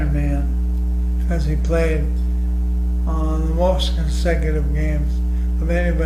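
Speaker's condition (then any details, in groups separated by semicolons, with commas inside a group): ALS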